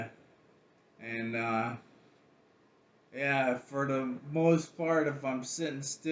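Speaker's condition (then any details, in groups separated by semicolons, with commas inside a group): ALS; can still talk a little, breathing tests good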